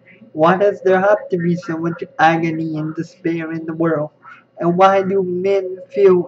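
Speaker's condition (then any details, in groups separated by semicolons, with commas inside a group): Spastic cerebral palsy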